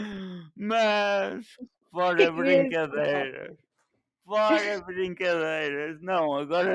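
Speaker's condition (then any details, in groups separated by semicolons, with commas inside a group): Cerebral palsy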